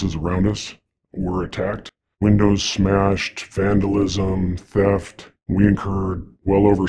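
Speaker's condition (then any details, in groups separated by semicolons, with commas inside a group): No condition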